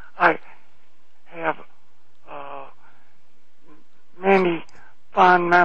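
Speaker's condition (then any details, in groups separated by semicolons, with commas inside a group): Laryngeal cancer; cancer of voice box, age 49, laryngectomy with electronic buttons advised as only cure; larynx not removed, refusing laryngectomy until unable to speak; laboring to talk, sounds like very old man, stronger when pushed out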